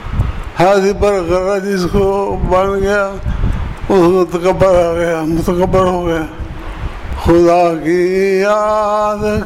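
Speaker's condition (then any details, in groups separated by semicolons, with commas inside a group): Difficulty speaking; self-reported difficulty speaking, keeps remarks brief, asks listeners to infer much from little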